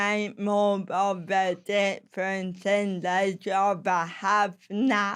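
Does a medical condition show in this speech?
Yes: cerebral palsy; slow speech, sounds disabled.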